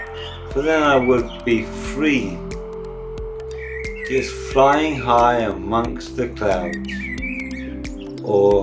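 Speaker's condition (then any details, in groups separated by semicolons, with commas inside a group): ALS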